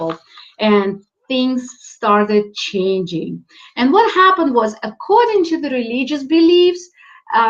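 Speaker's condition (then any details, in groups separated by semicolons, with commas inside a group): No condition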